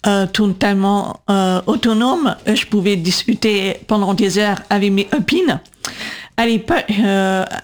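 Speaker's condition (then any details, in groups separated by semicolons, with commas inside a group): Congenital deafness, profound, from congenital CMV; congenital cytomegalovirus, diagnosed at 18 months, severe then profound at 8, implants left 8.5, right 20-22; age 37, bilateral cochlear implants, external processor with antenna above left ear; atypical voice, speech recognition struggles to understand, 20 years speech therapy, LPC coder in class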